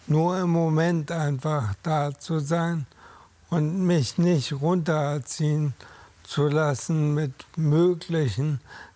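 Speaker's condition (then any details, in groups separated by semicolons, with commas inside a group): ALS; companion Cassandra Menten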